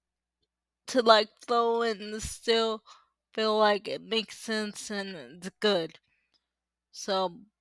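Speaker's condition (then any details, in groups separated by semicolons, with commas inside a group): Cerebral palsy; uses power wheelchair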